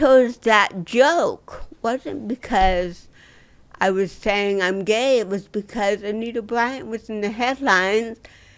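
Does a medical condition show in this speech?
Yes: cerebral palsy.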